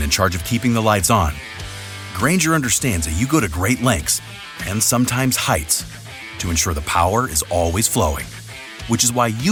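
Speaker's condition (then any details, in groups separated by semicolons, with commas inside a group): No condition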